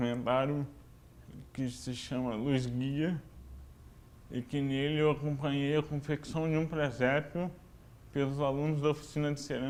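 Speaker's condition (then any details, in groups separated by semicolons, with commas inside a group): Cerebral palsy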